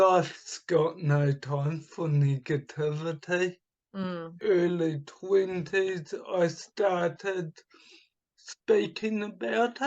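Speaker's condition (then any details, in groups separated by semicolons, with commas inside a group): Cerebral palsy; from birth, oxygen starvation at birth, affects right hand, speech; much improved after therapy, not fully recovered; slightly unusual voice, much improved, not fully recovered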